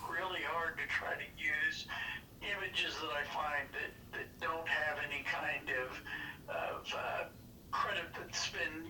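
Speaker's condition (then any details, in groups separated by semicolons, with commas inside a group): Parkinson's disease; tremors largely controlled, battery pack, switched on and off with mini iPod, not all symptoms relieved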